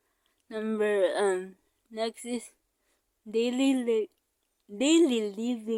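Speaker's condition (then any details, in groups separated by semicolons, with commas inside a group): Cerebral palsy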